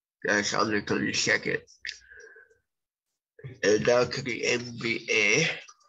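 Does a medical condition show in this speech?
Yes: cerebral palsy.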